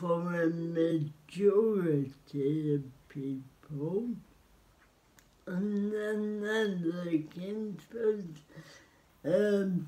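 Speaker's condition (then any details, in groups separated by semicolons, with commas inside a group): Cerebral palsy; spastic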